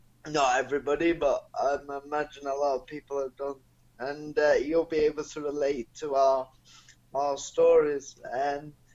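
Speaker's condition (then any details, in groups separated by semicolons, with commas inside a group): Cerebral palsy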